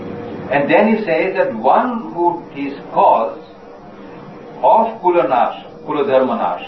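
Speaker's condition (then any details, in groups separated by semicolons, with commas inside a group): No condition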